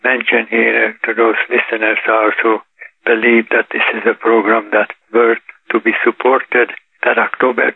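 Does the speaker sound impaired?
Yes: Parkinson's disease; Parkinson's disease detected about 8 years ago; age 84, symptoms not detectable by others, daily yoga (teaches 2 hours, practices 1 hour), walks 3 miles.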